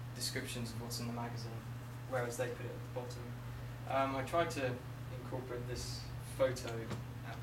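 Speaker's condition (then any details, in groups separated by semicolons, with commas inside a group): No condition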